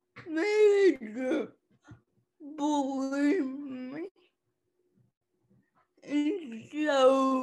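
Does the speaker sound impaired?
Yes: cerebral palsy; people less willing to listen to own talking voice, uses songs to get point across.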